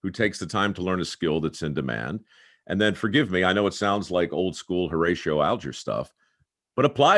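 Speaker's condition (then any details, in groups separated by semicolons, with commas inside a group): No condition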